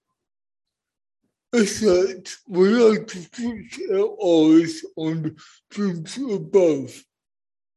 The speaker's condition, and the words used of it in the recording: Cerebral palsy. As he will say, listening to the first 5 minutes, I think I heard you say, is the hardest thing about someone who has a speech impediment.